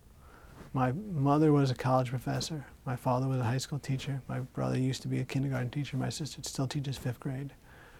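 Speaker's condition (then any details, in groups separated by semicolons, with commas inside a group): Parkinson's disease; some speech issues, ice water harms vocal cords, drinks warm water, speech therapy judged unnecessary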